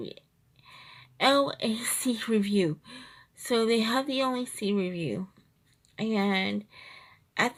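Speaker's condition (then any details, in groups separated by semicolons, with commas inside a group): Cerebral palsy, triplegia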